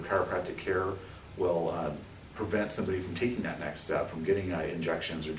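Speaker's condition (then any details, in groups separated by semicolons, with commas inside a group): No condition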